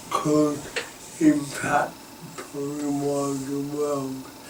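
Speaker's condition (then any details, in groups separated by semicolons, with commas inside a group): Cerebral palsy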